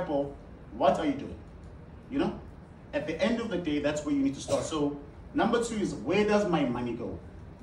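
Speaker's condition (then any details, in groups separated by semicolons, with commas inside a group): No condition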